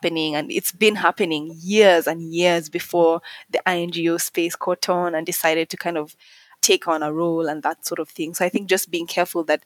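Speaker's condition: No condition

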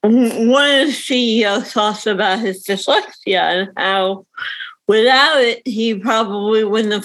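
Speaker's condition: Cerebral palsy; visible cerebral palsy

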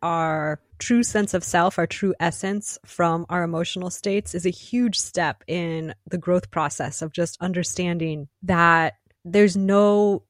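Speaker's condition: No condition

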